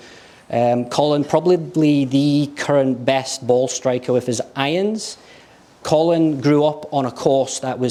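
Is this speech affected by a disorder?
No.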